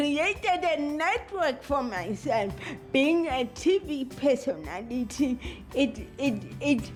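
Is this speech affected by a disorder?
Yes: cerebral palsy; moderate.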